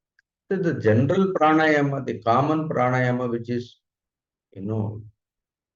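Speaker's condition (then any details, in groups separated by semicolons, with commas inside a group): No condition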